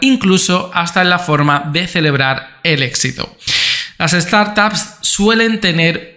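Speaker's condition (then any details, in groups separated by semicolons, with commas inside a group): No condition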